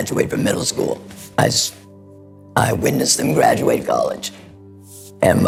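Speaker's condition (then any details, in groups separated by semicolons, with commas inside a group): Head and neck cancer; 27 years since diagnosis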